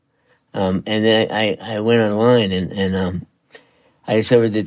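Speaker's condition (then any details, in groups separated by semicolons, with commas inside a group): Parkinson's disease; left hand tremor from the 90s, spinal surgery for benign spinal tumor, relearned walking; frequent falls, broken cheekbone from a fall, walking difficult; cement face, facial immobility, flat monotone voice even when excited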